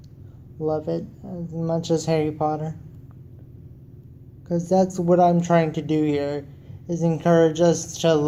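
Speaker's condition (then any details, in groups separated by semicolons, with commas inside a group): Cerebral palsy; wheelchair user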